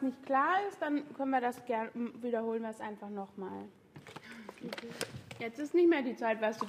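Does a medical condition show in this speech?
No.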